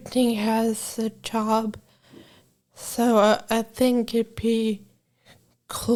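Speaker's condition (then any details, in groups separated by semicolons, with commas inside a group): Brain injury from aneurysm; voice sounds different, may be hard to understand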